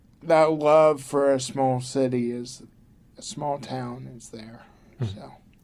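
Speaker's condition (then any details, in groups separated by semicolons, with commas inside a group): Cerebral palsy; from birth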